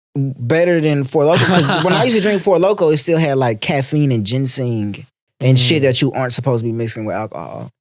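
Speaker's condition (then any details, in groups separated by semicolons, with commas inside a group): No condition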